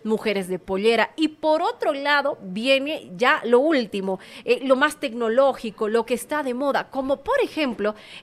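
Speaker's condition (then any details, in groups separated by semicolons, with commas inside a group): No condition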